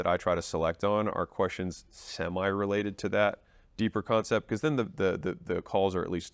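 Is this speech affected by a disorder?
No.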